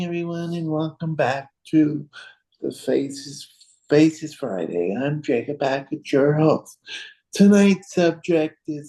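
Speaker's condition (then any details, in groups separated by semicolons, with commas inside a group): Cerebral palsy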